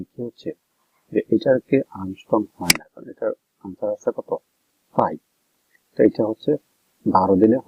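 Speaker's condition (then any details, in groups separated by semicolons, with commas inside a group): No condition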